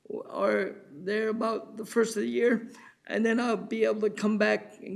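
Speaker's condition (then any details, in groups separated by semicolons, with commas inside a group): Cerebral palsy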